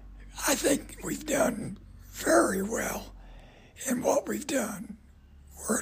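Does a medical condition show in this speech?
Yes: voice damage from cancer; cancer damage to voice box, fighting cancer about 10 years, given fatal prognosis 5 years ago; raspy voice, voice box destroyed by cancer.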